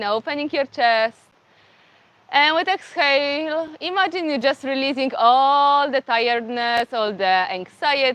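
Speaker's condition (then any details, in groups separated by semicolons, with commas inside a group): No condition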